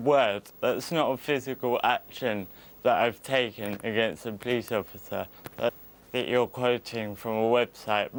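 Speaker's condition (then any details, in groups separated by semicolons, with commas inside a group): Cerebral palsy; uses wheelchair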